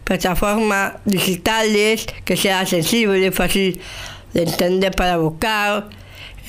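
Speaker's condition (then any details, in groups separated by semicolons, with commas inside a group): Down syndrome; with intellectual disability, age 35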